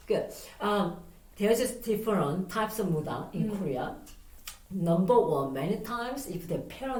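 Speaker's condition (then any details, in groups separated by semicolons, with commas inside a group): No condition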